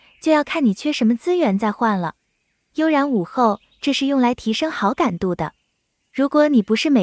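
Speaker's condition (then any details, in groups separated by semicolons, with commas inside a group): No condition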